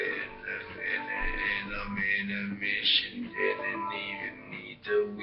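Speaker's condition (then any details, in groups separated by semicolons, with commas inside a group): Brain injury; bicycle accident head injury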